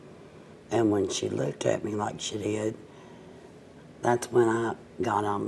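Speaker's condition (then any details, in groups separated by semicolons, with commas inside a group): Cerebral palsy, mild; cerebral palsy from birth, physical form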